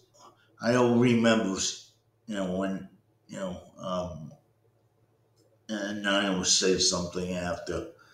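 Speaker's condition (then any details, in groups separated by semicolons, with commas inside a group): Cerebral palsy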